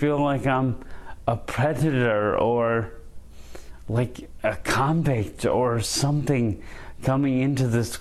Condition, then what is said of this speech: ALS (motor neuron disease). Now, I remember when I first played this story, I did not comment on this guy's fucked up voice.